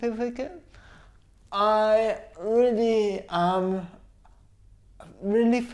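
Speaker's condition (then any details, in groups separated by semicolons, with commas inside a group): Cerebral palsy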